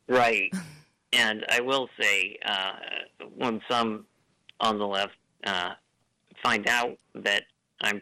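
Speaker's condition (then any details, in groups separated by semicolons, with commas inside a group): Duchenne muscular dystrophy; ventilator may be audible, cadence slightly different, works well for him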